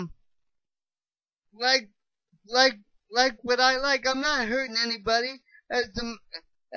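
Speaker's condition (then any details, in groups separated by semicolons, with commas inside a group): Cerebral palsy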